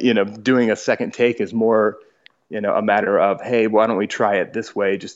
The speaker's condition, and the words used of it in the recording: No condition.